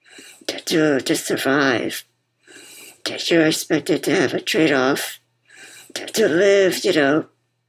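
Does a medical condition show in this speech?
Yes: muscular dystrophy; congenital muscular dystrophy, diagnosed as toddler, relies on others for most daily living activities; wears BiPAP machine to help breathing; BiPAP machine audible while talking.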